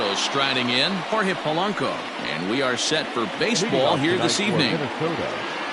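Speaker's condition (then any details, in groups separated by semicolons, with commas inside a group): No condition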